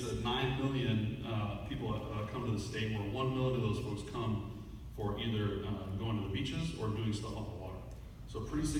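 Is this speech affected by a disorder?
No.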